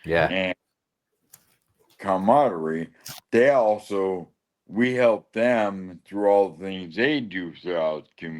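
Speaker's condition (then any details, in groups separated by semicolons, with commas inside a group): Lou Gehrig's disease (ALS)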